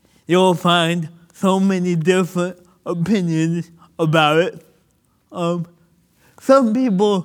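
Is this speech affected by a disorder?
Yes: cerebral palsy; limited body control.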